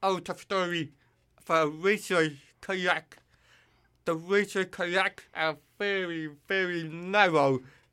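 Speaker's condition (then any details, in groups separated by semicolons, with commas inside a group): Deafness; needs others' feedback on loudness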